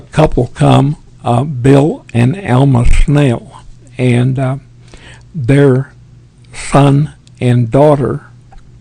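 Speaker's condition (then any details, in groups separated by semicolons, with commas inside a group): Parkinson's; tremors as early symptom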